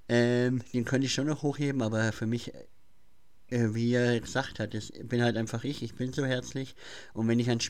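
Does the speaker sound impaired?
Yes: cleft palate; present since childhood; speech impediment, listeners messaged that he cannot be heard, mimicked at school.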